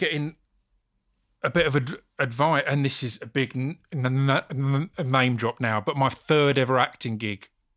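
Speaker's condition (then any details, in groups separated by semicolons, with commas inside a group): Stammer; stammer when speaking; repeated sounds, prolonged sounds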